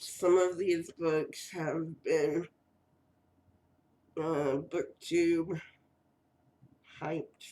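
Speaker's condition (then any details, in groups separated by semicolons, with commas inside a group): Cerebral palsy; first word not said quite right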